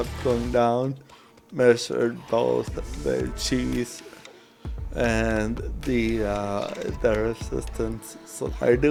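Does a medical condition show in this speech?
Yes: cerebral palsy.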